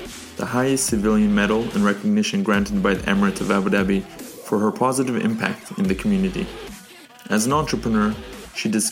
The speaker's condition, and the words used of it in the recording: No condition.